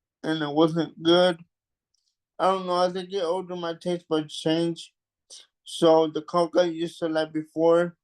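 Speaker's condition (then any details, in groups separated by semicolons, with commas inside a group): Cerebral palsy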